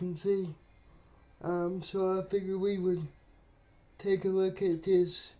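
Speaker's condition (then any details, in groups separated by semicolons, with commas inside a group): Cerebral palsy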